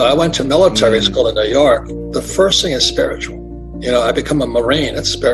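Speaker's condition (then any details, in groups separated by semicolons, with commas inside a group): No condition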